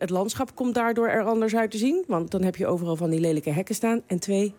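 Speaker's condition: No condition

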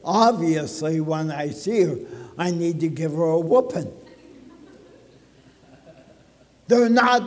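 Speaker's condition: ALS (Lou Gehrig's disease); limited breath

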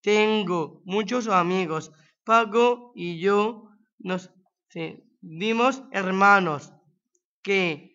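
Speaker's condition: Down syndrome; age 20

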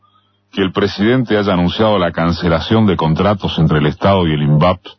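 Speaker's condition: No condition

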